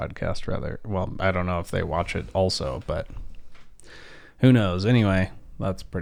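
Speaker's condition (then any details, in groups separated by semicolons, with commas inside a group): No condition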